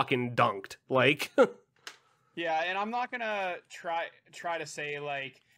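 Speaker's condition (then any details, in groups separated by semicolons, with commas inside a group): No condition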